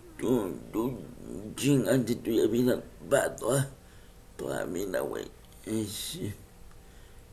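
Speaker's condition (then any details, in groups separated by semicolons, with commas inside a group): Cerebral palsy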